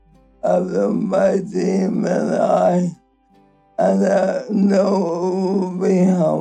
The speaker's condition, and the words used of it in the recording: ALS (motor neuron disease). So I'm going to just translate, if that's okay, just so we get that detail in.